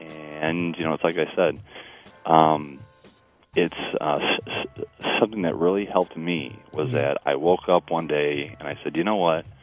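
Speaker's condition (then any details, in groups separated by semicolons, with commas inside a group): Stuttering; stuttering since early childhood, lifelong, past speech therapy, no speech therapy since about age 25 or 26; still stutters as adult, openly discloses stuttering, self-acceptance reduces anxiety; blocks, fluent using breathing and phrasing technique, fluent when singing or rapping, stress usually not worse; repeated sounds, prolonged sounds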